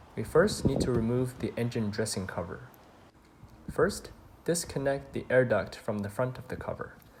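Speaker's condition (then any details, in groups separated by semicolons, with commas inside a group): No condition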